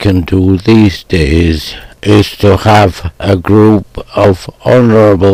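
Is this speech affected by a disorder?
Yes: motor neuron disease.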